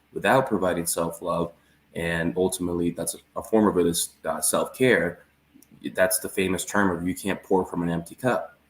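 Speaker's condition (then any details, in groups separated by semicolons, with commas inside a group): No condition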